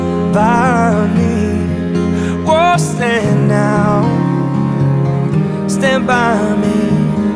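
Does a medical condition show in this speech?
No.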